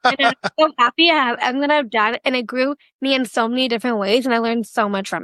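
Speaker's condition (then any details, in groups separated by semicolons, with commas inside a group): Down syndrome; duplicate of the 21st chromosome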